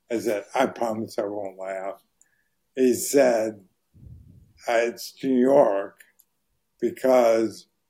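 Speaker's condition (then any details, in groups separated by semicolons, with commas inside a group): ALS; voice very hoarse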